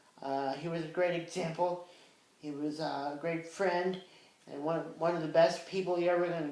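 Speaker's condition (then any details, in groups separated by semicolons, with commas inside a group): Cerebral palsy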